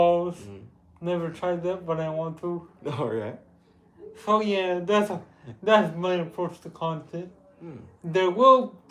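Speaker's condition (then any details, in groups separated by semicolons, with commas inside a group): Cerebral palsy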